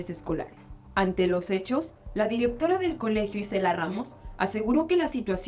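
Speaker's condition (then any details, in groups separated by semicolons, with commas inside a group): No condition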